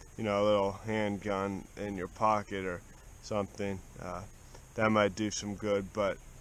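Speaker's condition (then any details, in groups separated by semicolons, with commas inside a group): Cerebral palsy; spastic, affects walking and legs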